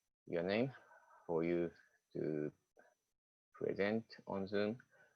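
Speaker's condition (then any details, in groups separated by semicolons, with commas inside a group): No condition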